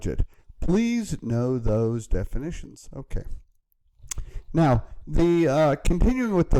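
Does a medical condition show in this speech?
No.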